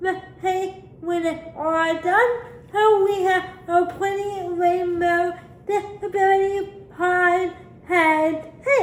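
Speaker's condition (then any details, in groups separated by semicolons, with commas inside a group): Cerebral palsy, spastic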